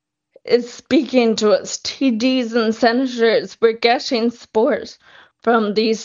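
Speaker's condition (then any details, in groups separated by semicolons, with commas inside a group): Friedreich's ataxia; progressive, not yet on skyclaras, drug not yet funded; losing abilities weekly and monthly, losing mobility, transfers only with hands-on help of two people; losing speech, losing swallow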